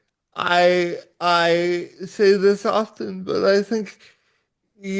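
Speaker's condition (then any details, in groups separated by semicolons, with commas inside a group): Cerebral palsy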